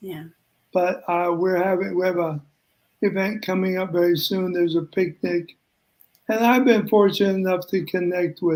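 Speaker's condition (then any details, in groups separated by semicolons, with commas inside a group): ALS; diagnosed two years ago, earlier symptoms; mainly affects voice and breathing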